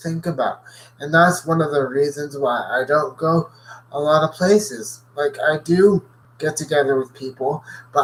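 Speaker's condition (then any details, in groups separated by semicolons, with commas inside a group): Cerebral palsy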